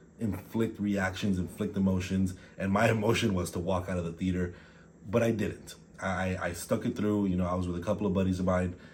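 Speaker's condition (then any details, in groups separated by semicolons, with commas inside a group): No condition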